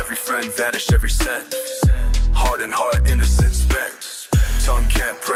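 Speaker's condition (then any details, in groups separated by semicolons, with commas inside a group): No condition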